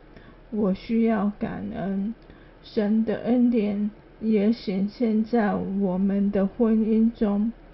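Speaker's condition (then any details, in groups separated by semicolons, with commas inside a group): ALS; adult onset, hand weakness, arm muscle atrophy, involuntary muscle twitching throughout body, progressive muscle loss; reduced stamina, needs help dressing, brushing teeth, bathing and using phone; slower speech, quieter voice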